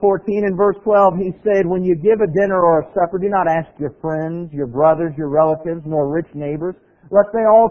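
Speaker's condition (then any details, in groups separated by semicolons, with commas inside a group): No condition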